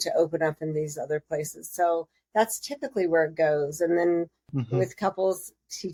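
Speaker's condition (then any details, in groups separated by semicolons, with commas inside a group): No condition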